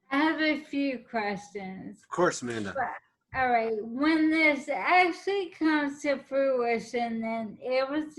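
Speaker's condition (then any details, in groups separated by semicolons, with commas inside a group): ALS; affected speech, may be hard to understand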